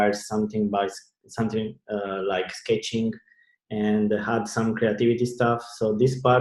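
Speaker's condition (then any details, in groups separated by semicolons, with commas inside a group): No condition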